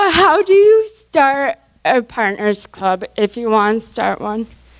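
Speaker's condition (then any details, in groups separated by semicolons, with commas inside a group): Cerebral palsy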